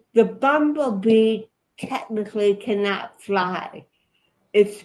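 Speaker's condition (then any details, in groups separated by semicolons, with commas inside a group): Cerebral palsy; affects body movements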